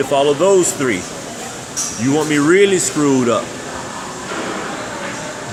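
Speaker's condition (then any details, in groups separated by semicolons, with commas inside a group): No condition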